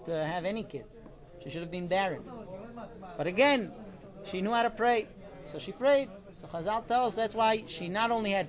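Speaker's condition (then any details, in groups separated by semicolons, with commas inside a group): No condition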